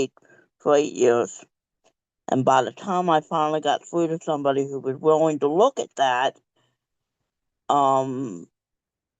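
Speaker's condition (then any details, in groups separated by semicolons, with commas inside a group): Cerebral palsy; speech therapy in childhood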